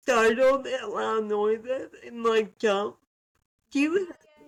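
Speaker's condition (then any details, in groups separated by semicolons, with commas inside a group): Cerebral palsy; spastic, ataxic features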